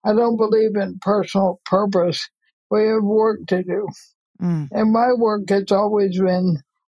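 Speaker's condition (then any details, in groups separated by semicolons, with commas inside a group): ALS; neurodegenerative disease affecting the muscles, estimated little over a year to live; gets out of breath easily, gasping while speaking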